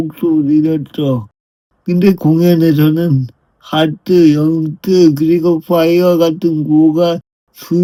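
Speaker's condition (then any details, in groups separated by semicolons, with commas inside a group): Brain lesion disability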